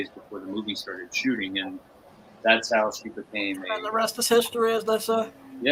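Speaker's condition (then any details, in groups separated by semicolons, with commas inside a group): No condition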